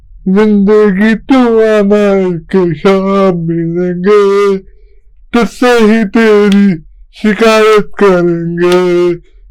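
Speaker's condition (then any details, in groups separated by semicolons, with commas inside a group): Cerebral palsy; since childhood; voice not clear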